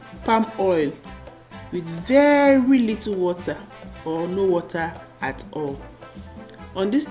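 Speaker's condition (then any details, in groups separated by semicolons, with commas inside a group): No condition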